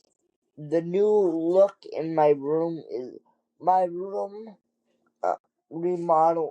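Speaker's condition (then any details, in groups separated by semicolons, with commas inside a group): Cerebral palsy; wheelchair user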